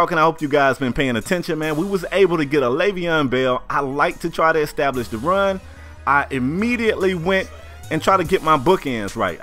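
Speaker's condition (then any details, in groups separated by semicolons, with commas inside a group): No condition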